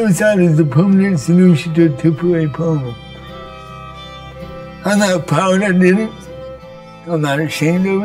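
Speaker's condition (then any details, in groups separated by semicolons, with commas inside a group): Cerebral palsy; from birth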